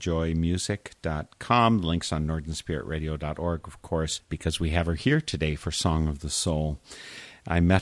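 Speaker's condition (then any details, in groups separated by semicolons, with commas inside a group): No condition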